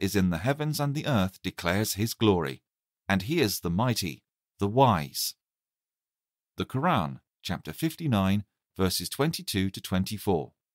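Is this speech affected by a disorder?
No.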